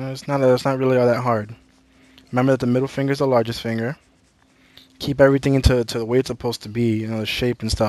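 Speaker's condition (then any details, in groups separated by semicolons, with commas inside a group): No condition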